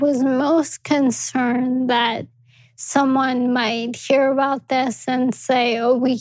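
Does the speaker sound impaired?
Yes: ALS; progressive degenerative muscle disease, leg symptom onset, diagnosed at 29 by Dr. Neil Schneider, Columbia; age 30, several years since onset, one medication available; speech affected by ALS, noticeable on podcasts and shows.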